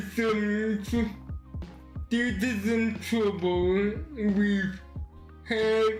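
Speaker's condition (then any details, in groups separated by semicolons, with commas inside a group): Cerebral palsy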